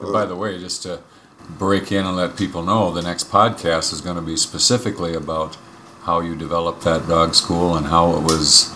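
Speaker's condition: No condition

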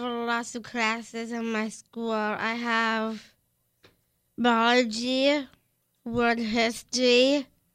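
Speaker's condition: Down syndrome; extra 21st chromosome, present from conception; 15 years old

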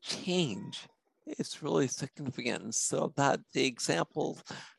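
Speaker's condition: Spinocerebellar ataxia; symptoms for over 40 years

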